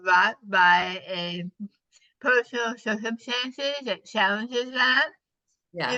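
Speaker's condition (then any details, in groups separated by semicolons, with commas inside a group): Partial glossectomy for tongue cancer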